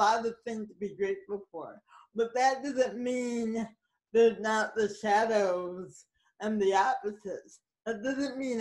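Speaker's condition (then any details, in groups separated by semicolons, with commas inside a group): Cerebral palsy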